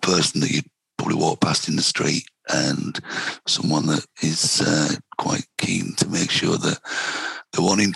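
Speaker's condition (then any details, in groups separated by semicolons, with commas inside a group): Vocal cord cancer, head and neck cancer, right vocal cord; three years out of treatment, no recurrence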